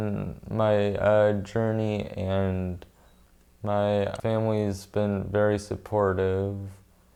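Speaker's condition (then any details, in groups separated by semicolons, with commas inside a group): Brain injury; traumatic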